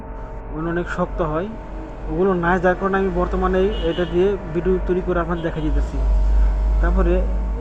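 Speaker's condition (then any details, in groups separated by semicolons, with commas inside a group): No condition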